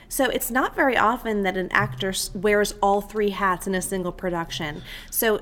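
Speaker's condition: No condition

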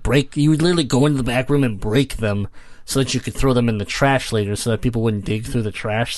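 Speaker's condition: Cleft palate; congenital

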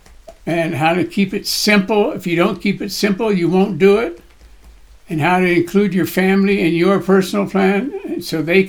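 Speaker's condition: Parkinson's disease; voice shakes, body shakes

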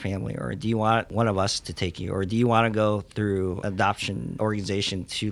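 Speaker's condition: Cleft lip and palate; congenital

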